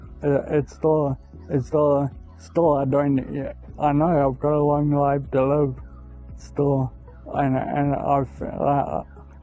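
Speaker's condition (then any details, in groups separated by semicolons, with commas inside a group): Friedreich's ataxia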